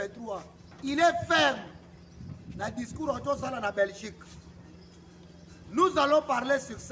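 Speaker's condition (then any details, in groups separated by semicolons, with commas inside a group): No condition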